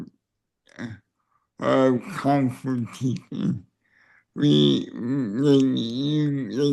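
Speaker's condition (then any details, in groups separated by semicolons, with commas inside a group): Cerebral palsy; neck surgery went badly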